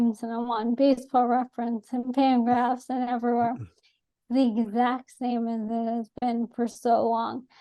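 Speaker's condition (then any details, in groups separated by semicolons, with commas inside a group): ALS; atypical case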